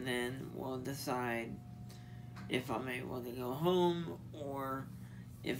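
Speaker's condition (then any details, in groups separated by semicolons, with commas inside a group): Spastic diplegia cerebral palsy; spastic diplegia, wheelchair user; recent knee surgery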